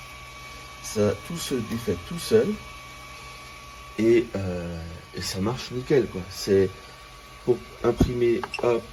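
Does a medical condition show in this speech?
No.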